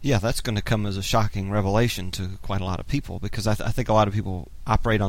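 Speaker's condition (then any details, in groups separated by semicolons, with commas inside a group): No condition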